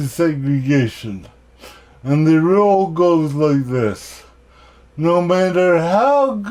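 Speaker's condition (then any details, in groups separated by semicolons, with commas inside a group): Cerebral palsy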